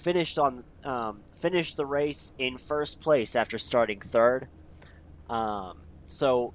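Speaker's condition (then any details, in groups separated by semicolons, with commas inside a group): No condition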